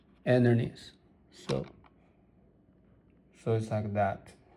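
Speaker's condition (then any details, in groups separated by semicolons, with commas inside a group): No condition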